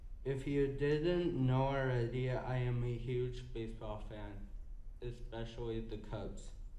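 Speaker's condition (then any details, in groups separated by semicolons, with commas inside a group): Cerebral palsy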